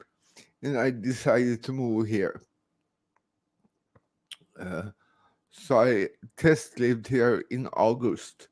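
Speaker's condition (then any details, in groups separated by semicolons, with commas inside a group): Cerebral palsy, severe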